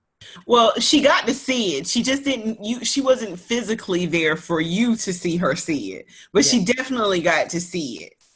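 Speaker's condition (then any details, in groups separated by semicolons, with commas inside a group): No condition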